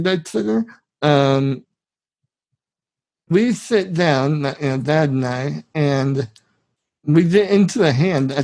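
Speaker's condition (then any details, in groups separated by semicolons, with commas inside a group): Spinal muscular atrophy; genetic, from birth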